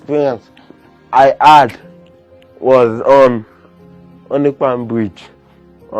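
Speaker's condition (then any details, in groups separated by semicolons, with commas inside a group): Cerebral palsy; limits movement and coordination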